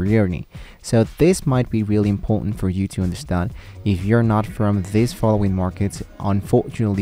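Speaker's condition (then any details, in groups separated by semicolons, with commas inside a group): No condition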